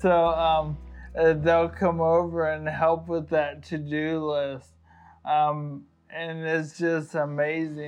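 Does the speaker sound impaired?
Yes: ALS; diagnosed by neurologists at Mayo Clinic, Rochester, Minnesota, after prolonged search for answers.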